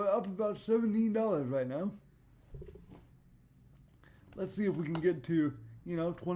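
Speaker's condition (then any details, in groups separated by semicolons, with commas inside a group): Cerebral palsy; voice tone sometimes odd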